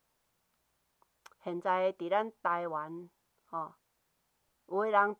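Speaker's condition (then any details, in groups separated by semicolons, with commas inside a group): No condition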